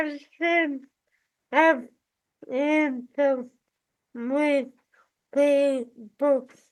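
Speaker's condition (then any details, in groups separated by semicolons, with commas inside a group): Cerebral palsy; from birth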